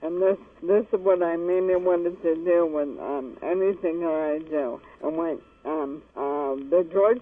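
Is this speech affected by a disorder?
Yes: ALS; ALS diagnosed 1986, 23 years ago, given 3 to 5 years, major decline in first 3 years, wheelchair user; uses medical marijuana since 1989, Myakka Gold, describes self as disabled, on telephone with husband Bob; lost ability to cough, choked on saliva, choking resolved with cannabis, speech improved.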